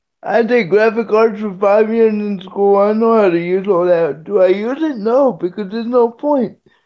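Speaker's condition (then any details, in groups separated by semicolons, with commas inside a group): Cerebral palsy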